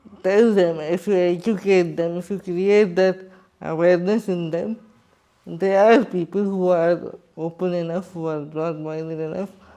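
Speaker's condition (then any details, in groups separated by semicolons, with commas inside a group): Cerebral palsy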